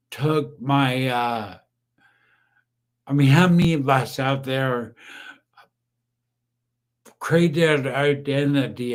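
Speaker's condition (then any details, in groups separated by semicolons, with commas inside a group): Brain injury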